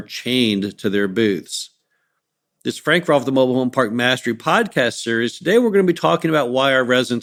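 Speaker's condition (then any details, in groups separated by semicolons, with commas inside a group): No condition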